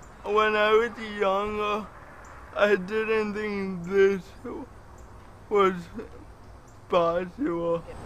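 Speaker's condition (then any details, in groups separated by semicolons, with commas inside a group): Cerebral palsy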